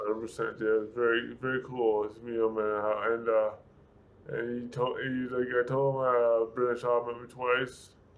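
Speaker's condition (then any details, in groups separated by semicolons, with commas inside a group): Severe brain injury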